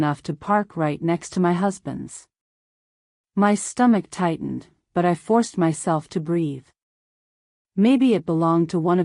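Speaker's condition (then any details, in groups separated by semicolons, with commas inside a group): No condition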